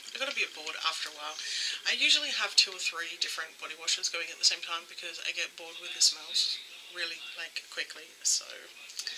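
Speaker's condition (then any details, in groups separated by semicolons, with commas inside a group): No condition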